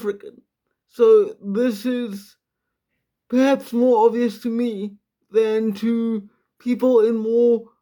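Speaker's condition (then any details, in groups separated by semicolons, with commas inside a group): Quadriplegic cerebral palsy, severe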